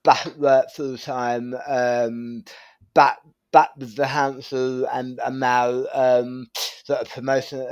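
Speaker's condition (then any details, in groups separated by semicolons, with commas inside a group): Tongue cancer surgery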